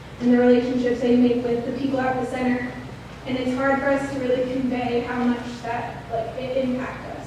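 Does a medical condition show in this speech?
No.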